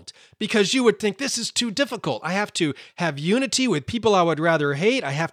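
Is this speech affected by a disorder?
No.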